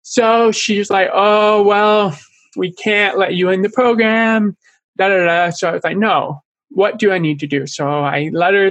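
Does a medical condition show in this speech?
Yes: deafness, born deaf in both ears; struggles with speaking, no full sentences until age five, sign language learned later, still has accent.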